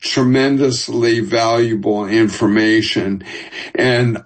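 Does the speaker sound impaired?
Yes: ALS; first symptoms sudden jerky walking, diagnosed over two years later, walking worsened from limp to cane; over two years since first symptoms, walks with cane, enrolled in Austin study; audible speech effects, formerly fast talker, used Team Gleason word banking program to recreate voice.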